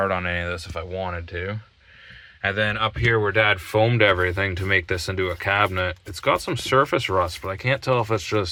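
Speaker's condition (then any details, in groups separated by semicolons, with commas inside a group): No condition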